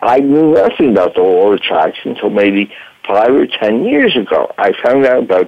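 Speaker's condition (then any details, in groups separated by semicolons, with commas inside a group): Voice box damage from tracheostomy; medic's trach tube damaged voice box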